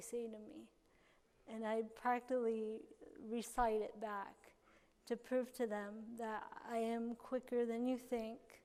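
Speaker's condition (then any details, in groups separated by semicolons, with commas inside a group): Cerebral palsy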